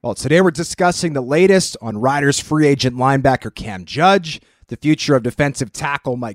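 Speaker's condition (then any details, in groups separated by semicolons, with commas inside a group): No condition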